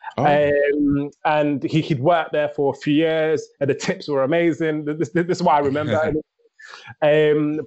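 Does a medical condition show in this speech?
Yes: stammer; considered mute, did not speak until age five, needed speech therapy but never had it; stammer audible in recording, uses rhythmic techniques from rapping in everyday speech; chest and mind contract when stammering, even now, rapping Eminem lyrics let speech flow loosely; here repeated sounds, repeated words.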